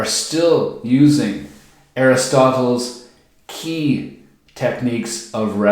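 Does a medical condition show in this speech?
No.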